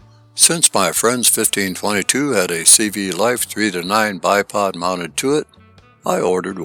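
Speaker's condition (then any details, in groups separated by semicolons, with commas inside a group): No condition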